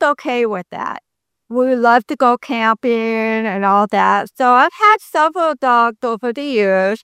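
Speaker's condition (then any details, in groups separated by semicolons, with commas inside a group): Deafness, congenital; speaks very well per host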